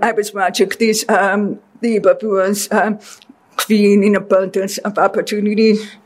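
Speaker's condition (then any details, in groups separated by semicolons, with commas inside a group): Deafness; deaf since childhood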